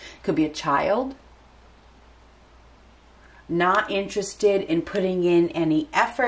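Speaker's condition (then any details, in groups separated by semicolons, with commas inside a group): No condition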